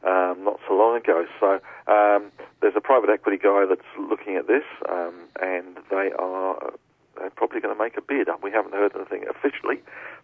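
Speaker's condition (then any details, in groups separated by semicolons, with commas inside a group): No condition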